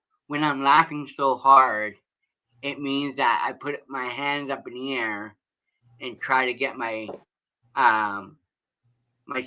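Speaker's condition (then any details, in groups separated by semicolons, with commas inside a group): Cerebral palsy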